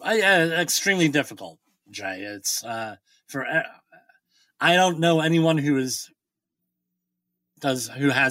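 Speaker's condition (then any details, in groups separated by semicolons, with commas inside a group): Bilateral cleft lip and palate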